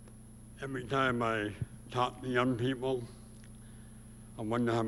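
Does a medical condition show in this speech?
Yes: severe speech impediment; about age 84.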